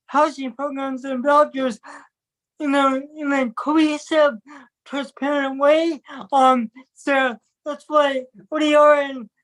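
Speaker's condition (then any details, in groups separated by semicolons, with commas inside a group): Cerebral palsy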